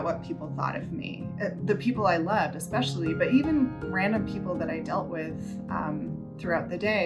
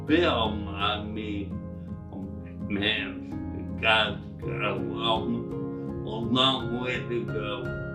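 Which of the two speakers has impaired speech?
The second: traumatic brain injury (pontine cavernoma); two pontine bleeds from cavernous malformation, two surgeries.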